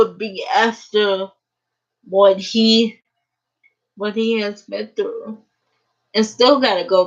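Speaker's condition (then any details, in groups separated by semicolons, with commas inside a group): Cerebral palsy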